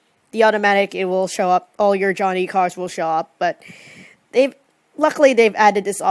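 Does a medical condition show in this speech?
No.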